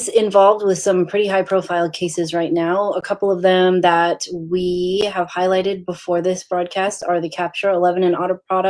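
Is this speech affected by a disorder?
No.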